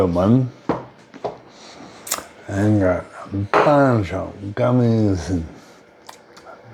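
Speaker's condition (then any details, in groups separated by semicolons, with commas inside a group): Brain injury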